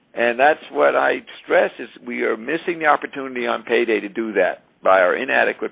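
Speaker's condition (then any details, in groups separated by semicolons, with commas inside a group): No condition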